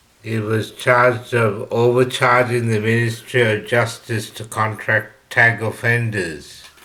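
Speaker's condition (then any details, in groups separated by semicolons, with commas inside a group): Slurred speech from poisoning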